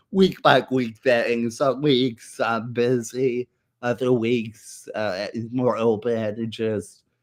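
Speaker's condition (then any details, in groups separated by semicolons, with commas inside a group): Muscular dystrophy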